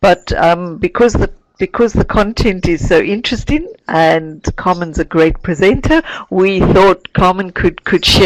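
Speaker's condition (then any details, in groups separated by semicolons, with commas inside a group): No condition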